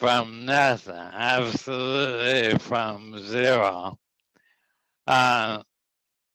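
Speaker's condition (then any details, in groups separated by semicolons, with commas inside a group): ALS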